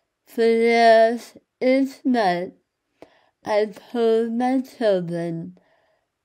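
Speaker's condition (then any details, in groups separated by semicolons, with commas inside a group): Speech loss after cancer treatment; speech loss after cancer surgery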